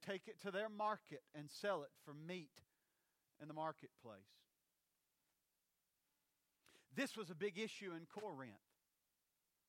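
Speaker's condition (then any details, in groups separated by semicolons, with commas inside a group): No condition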